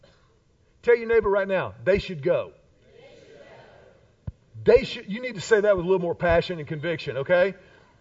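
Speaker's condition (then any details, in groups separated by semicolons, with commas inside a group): No condition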